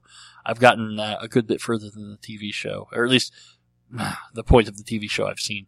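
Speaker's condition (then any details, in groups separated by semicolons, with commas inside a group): Cleft lip and palate; treated as a baby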